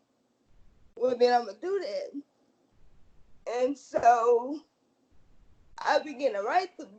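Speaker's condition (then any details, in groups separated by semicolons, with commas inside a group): Cerebral palsy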